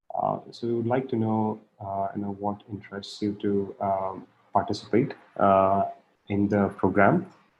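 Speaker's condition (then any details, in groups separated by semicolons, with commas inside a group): No condition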